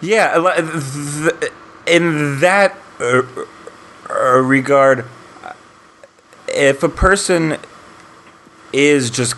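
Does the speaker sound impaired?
Yes: stuttering; history of avoidance patterns; tries not to avoid stuttering most of the time, sometimes on verge of avoiding; here prolonged sounds, blocks.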